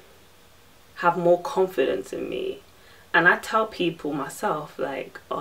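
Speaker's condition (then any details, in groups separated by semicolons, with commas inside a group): No condition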